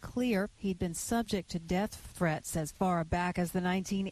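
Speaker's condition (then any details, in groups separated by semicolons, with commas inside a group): No condition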